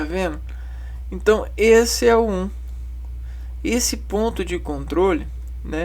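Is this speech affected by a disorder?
No.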